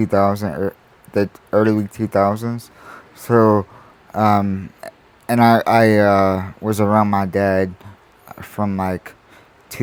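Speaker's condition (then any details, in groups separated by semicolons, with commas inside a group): Cerebral palsy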